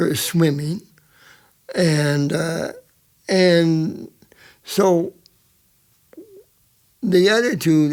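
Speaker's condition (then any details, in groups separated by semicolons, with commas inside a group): Cerebral palsy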